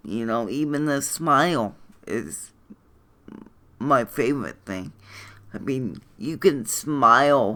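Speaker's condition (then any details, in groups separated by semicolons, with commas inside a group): Cerebral palsy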